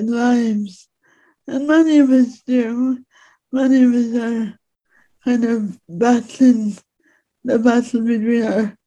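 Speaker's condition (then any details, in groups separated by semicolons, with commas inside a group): Speech impediment; disabled; finds writing easier than speaking, speaks in own way without modifying accent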